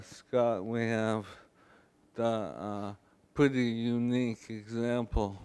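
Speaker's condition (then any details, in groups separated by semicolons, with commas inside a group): ALS, speech-generating device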